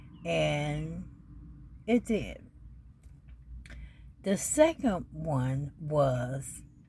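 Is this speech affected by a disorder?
Yes: ALS.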